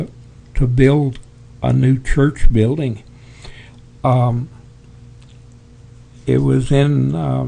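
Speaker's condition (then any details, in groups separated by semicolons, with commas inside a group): Parkinson's; tremors as early symptom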